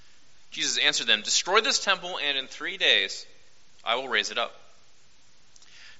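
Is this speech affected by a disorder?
No.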